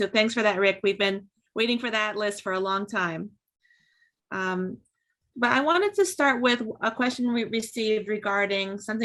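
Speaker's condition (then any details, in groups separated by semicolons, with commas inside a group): No condition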